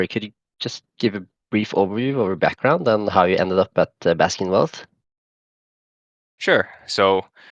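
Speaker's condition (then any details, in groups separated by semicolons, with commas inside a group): No condition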